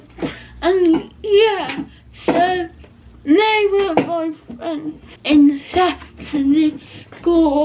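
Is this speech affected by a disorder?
Yes: cerebral palsy; not quadriplegic.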